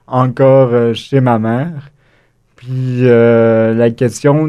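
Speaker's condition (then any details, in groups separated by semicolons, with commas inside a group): Cerebral palsy; acquired, wheelchair user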